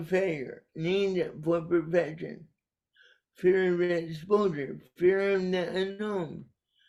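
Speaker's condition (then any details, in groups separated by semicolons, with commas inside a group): Cerebral palsy; caused by brainstem aneurysm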